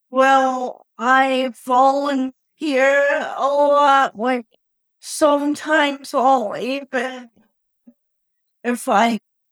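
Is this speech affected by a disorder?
Yes: cerebral palsy; could not speak early, no babbling, went straight to 4-year-old vocabulary, speech therapy in public school.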